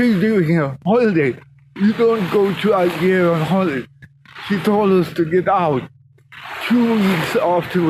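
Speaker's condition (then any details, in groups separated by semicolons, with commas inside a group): Cerebral palsy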